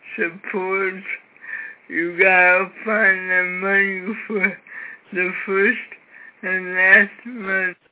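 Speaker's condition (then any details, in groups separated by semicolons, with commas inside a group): Cerebral palsy; severe cerebral palsy from birth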